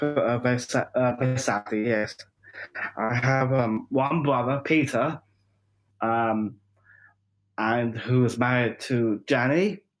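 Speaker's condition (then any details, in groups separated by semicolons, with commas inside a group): Down syndrome; 45 years old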